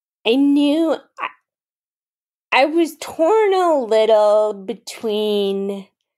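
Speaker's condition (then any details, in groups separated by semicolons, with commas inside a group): Friedreich's ataxia, mild; mild speech issues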